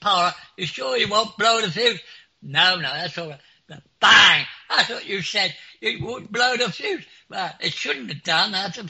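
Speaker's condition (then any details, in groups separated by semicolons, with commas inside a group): Clinically deaf; clinically deaf since school age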